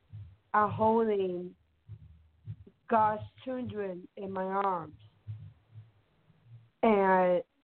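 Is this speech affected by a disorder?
Yes: Down syndrome; congenital.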